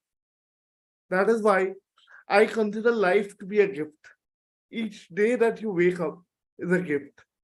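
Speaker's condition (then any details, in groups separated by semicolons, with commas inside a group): Cerebral palsy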